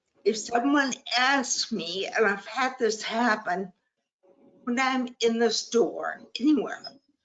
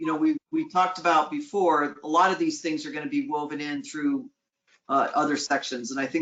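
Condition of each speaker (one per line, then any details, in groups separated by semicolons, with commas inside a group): Ataxia; Friedreich's form, late adult onset, balance, coordination, walking affected; progressive
No condition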